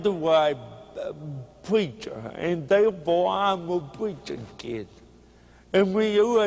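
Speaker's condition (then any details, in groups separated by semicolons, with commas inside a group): Cerebral palsy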